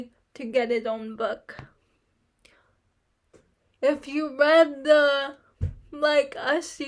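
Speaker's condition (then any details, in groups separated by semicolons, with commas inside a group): Cerebral palsy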